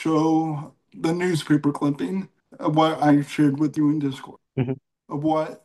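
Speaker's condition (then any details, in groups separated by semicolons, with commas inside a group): Cerebral palsy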